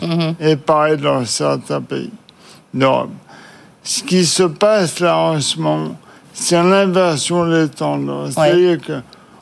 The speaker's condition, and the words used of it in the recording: ALS (motor neuron disease). Je pense que les spectateurs sont en train mm. d'augmenter le son de leur télé, mm. voire de zapper.